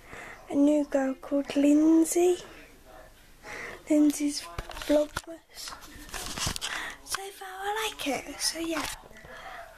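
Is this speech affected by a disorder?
Yes: cerebral palsy.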